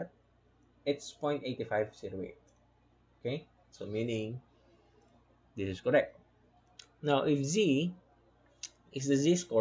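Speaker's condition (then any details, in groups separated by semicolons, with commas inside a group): No condition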